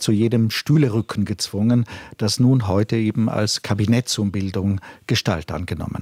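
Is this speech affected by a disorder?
No.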